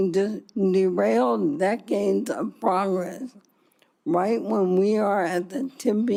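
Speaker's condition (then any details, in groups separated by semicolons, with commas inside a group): ALS; ALS, upper body affected, legs spared; over one year since diagnosis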